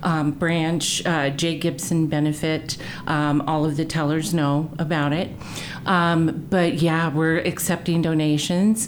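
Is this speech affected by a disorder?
No.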